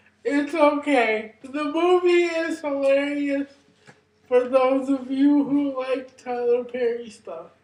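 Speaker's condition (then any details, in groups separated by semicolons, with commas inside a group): Cerebral palsy; brain injury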